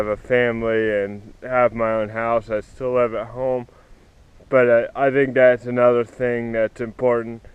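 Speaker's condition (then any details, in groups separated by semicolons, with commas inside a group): Cerebral palsy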